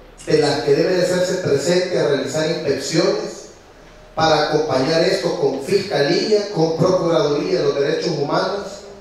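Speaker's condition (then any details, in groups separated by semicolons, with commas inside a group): No condition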